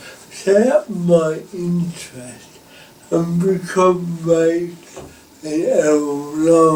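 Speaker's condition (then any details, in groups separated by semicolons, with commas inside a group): Cerebral palsy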